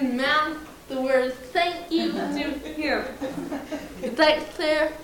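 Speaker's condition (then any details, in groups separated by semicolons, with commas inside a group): Cerebral palsy, mild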